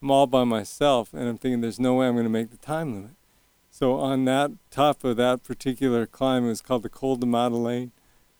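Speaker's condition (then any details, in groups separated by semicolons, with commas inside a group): Early onset Parkinson's; young onset Parkinson's, onset around age 40, Medtronic deep brain stimulation implant, two 3-inch brain probes; DBS surgery at Stanford three years ago, constant current stimulation, symptom management phenomenal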